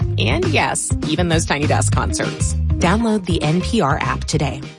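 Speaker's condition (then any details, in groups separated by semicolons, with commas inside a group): No condition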